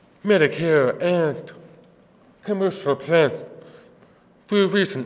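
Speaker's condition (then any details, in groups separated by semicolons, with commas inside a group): Deafness; offers to repeat if not understood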